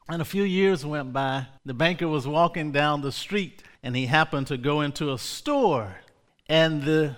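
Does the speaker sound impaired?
No.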